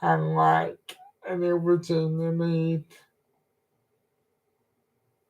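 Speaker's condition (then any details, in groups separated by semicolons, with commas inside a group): Cerebral palsy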